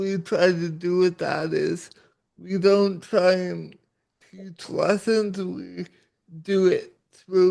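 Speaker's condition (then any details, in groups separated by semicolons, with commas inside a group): Cerebral palsy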